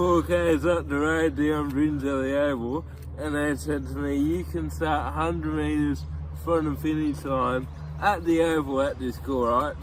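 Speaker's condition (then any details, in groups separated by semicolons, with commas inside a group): Cerebral palsy; from birth, tight muscles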